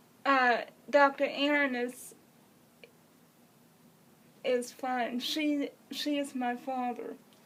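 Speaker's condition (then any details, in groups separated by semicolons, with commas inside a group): Cerebral palsy; congenital, uses wheelchair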